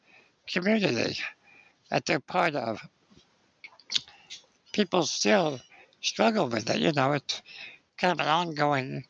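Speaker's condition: Spinal muscular atrophy; congenital, muscle weakness, wheelchair use whole life; age 60

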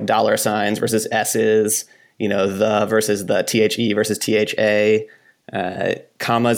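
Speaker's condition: No condition

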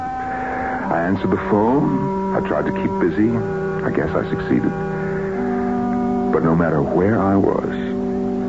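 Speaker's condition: No condition

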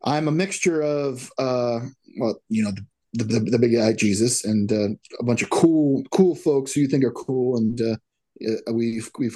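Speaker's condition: Stutter; works through stutter, sometimes copes by staying silent; repeated sounds, repeated words

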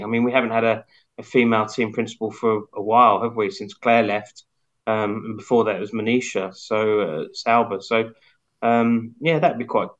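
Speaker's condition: No condition

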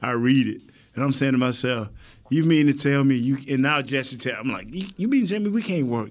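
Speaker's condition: No condition

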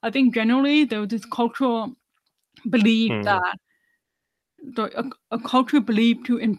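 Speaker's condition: Deafness, severe

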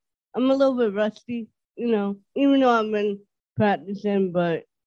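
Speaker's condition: Dysarthria; speech impediment

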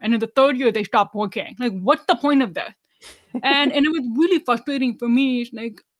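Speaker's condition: Deafness; about 99 percent hearing loss, hearing aids worn whole life, cochlear implant candidate but declined; wears hearing aids, relies heavily on lip reading, does not sign, not fluent in ASL

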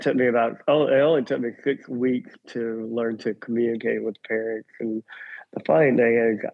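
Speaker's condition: Cleft lip and palate; congenital, attributed to Chernobyl radiation, 23 surgeries, first in London, childhood feeding difficulty with palate hole

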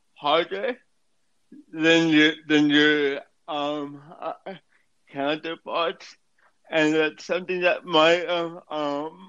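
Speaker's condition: Cerebral palsy; affects speech

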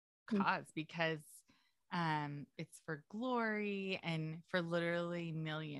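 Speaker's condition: No condition

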